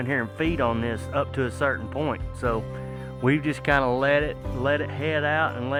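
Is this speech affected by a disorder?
No.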